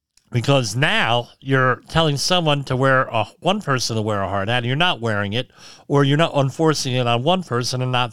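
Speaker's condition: Cleft lip and palate

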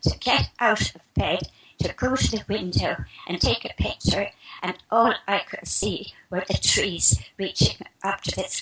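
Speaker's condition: Spasmodic dysphonia; spasmodic dysphonia for past 3 years

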